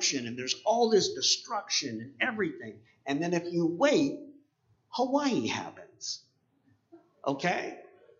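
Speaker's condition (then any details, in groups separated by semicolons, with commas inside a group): Cleft palate; congenital cleft palate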